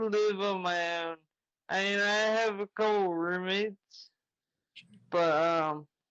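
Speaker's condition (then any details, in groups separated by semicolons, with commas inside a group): Traumatic brain injury; ongoing therapy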